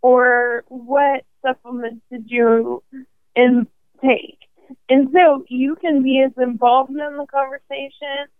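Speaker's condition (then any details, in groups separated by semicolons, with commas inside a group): ALS; 5.5 years since diagnosis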